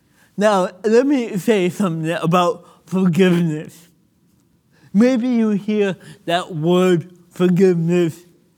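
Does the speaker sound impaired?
Yes: cerebral palsy; birth oxygen loss.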